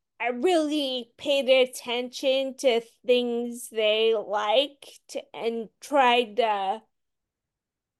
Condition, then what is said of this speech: Ataxia. So initially, I wanted to be a DJ or be a TV presenter, and my voice started getting worse.